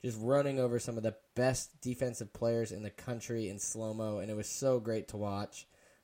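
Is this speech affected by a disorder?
No.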